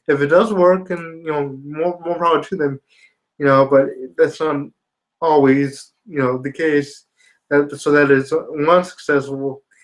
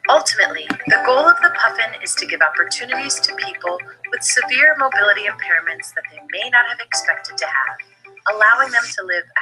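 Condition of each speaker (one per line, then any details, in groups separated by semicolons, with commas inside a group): Spastic quadriplegia cerebral palsy; spastic quadriplegic type, some ataxia, since infancy
No condition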